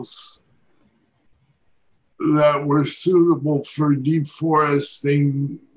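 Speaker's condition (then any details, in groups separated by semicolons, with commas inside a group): Parkinson's disease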